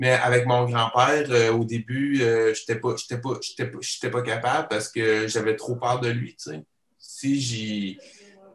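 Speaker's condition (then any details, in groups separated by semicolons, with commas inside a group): Stuttering; genetic and neurological; stutters in daily life, partial control keeps spontaneity, full control would need changed voice; repeated sounds, repeated words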